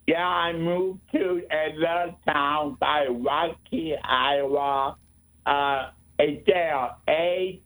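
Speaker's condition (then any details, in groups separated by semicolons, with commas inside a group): Speech impediment; tries to talk really clearly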